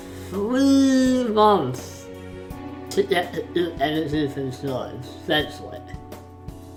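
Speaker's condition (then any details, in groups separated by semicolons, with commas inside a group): Facial palsy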